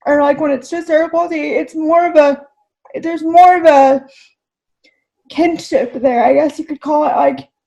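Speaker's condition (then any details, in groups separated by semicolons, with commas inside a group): Cerebral palsy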